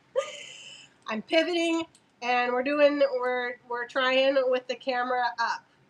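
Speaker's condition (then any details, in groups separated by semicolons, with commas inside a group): No condition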